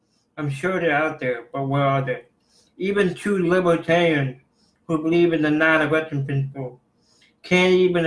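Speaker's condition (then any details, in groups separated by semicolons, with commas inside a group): Cerebral palsy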